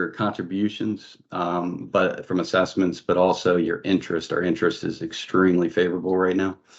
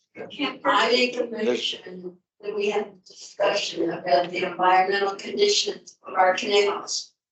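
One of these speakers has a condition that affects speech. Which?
The second: multiple sclerosis; speech problem from the condition.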